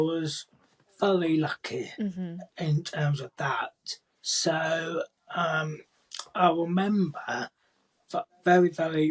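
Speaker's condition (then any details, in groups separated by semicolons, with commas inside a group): Cerebral palsy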